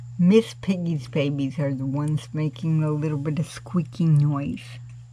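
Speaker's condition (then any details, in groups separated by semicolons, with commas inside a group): Cerebral palsy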